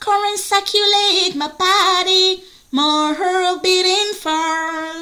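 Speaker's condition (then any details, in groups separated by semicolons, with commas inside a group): No condition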